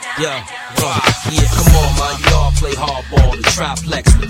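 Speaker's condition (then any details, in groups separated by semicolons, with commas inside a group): No condition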